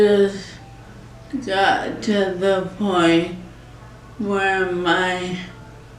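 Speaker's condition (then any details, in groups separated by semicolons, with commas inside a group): ALS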